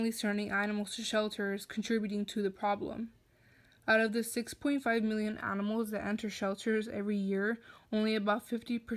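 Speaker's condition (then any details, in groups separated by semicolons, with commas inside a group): No condition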